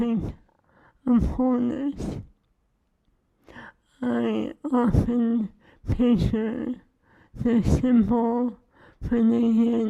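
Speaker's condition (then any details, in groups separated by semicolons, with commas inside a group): ALS; cannot eat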